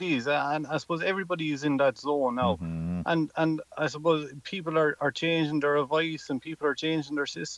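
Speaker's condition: No condition

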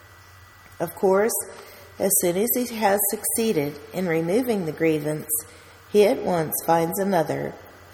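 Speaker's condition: No condition

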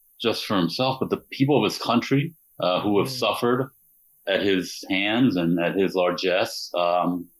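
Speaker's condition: No condition

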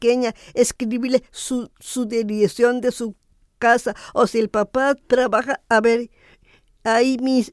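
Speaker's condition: Down syndrome; adult woman

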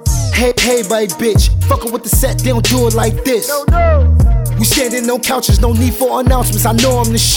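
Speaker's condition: No condition

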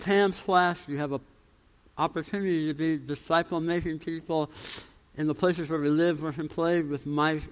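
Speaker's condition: Tongue cancer, jaw reconstruction

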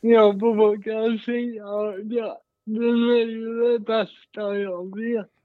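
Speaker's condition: Cerebral palsy, mild

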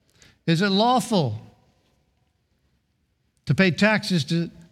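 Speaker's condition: No condition

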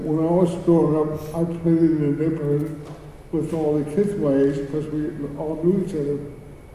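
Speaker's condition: Cerebral palsy; speech

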